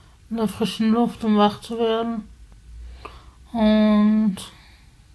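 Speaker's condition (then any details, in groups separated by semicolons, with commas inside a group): Spasticity from birth; multiple sclerosis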